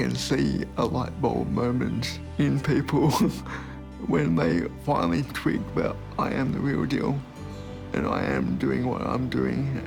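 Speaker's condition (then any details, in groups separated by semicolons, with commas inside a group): Cerebral palsy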